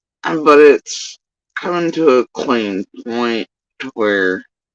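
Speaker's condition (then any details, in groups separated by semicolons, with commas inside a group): Facial paralysis after surgery; tongue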